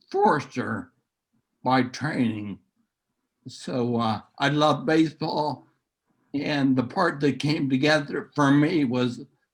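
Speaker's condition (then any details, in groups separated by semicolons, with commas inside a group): Neurological disease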